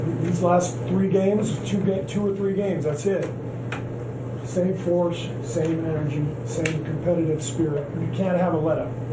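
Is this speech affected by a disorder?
No.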